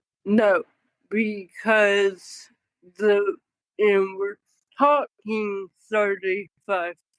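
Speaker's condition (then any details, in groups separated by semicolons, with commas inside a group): Cerebral palsy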